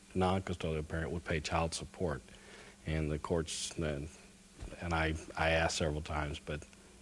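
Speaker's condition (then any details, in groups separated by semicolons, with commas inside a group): No condition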